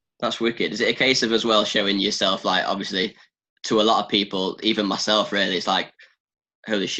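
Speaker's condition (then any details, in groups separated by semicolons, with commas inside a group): No condition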